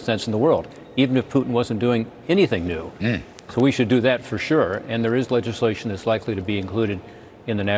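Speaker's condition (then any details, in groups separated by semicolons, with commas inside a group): No condition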